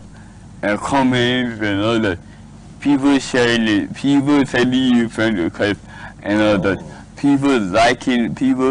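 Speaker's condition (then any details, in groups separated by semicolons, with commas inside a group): Cerebral palsy; speech therapy, speech improved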